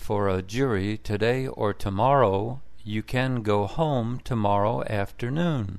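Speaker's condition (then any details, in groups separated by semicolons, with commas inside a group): No condition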